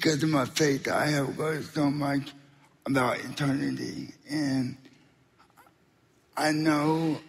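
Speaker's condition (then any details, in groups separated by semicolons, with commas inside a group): Spastic quadriplegic cerebral palsy; neurological muscle stiffness limiting arm and leg mobility, diagnosed at 6 months, wheelchair user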